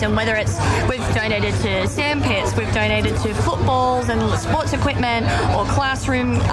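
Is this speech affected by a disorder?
Yes: cleft palate; congenital cleft palate, born with no roof of mouth, multiple surgeries; unable to swallow or sing as a child.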